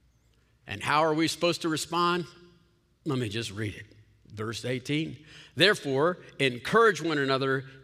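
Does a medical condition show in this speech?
No.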